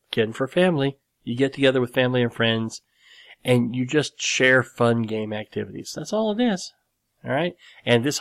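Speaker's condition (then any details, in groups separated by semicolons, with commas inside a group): Cleft lip and palate; nose still slightly crooked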